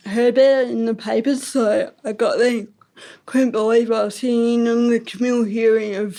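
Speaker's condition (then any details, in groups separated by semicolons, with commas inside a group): Ataxic cerebral palsy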